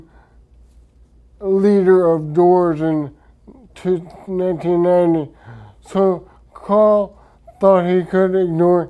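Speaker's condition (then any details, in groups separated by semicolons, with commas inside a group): Traumatic brain injury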